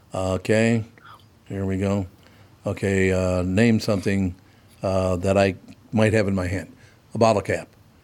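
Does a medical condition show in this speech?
No.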